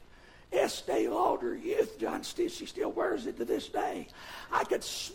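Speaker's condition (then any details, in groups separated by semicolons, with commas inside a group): Vocal fold paralysis, bilateral; speaks with false vocal folds; voice partly regained since loss about 9 years ago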